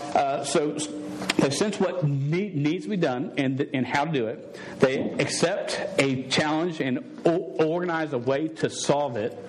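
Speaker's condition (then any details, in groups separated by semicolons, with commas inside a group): Stuttering; says words would come out all wrong and different if he tried witnessing speech; repeated sounds, repeated words, prolonged sounds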